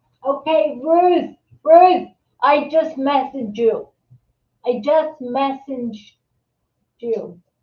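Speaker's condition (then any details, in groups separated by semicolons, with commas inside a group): Multiple sclerosis; secondary progressive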